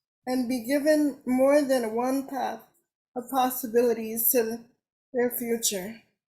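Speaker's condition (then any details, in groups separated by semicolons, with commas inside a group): Cerebral palsy; uses wheelchair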